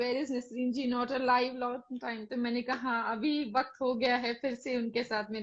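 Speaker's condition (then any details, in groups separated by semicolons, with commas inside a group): No condition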